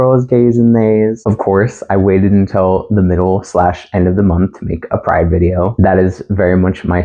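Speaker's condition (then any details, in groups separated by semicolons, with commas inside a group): No condition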